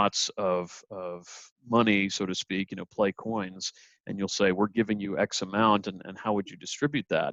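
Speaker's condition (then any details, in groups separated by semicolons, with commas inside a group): No condition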